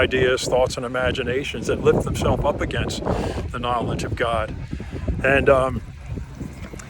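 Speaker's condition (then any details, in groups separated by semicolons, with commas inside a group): No condition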